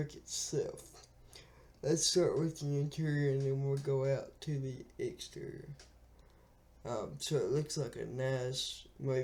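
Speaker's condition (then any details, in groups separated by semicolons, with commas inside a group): Cerebral palsy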